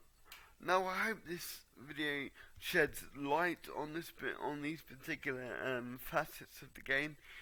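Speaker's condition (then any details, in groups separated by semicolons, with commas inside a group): Cerebral palsy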